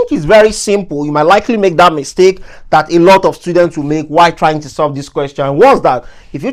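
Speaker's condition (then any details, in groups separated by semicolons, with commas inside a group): No condition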